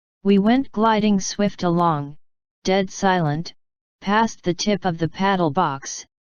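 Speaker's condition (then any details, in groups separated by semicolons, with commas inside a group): No condition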